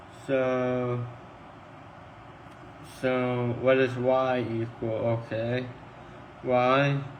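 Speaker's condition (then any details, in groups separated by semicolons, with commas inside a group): Tongue cancer surgery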